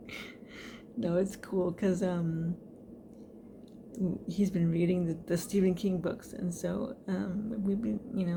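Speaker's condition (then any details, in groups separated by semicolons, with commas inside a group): Cerebral palsy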